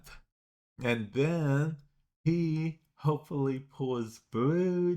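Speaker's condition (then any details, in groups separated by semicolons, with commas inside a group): Cerebral palsy; speech intermittently affected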